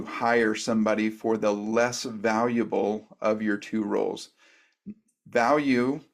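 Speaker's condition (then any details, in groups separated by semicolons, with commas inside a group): No condition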